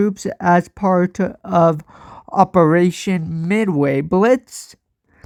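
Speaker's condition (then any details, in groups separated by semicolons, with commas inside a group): Cerebral palsy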